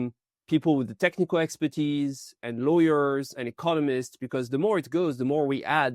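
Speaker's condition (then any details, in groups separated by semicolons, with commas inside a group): No condition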